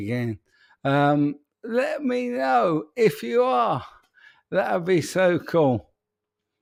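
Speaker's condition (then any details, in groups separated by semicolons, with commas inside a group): ALS; speech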